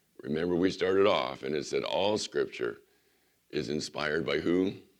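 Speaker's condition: Vocal cord surgery recovery; resting voice

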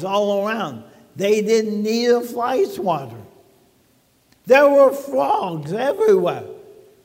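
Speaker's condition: ALS; talking funny

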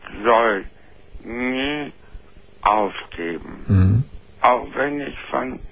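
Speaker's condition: Floor of mouth cancer; found by dentist last year after gum problems, major surgery, jaw affected, taste lost; speech sounds different from healthy people, could not speak after surgery, wrote notes, relearned speaking

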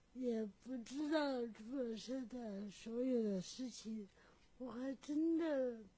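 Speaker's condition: Cerebral palsy; impaired mobility

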